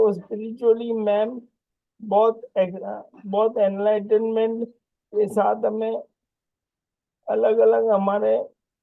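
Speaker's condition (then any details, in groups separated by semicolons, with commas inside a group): Motor neurone disease; voice strong and loud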